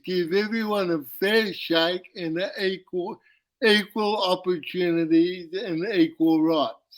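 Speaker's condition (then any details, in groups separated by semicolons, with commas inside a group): Cerebral palsy; uses wheelchair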